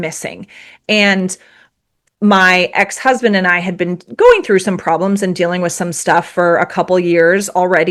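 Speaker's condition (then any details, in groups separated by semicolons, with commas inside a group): No condition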